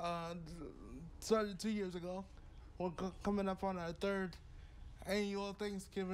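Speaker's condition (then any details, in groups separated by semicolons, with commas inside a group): Cerebral palsy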